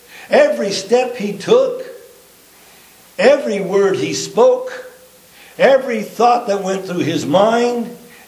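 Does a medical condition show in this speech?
No.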